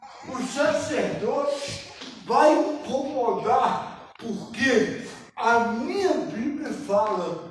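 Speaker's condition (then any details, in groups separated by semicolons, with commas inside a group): Cerebral palsy; no speech as child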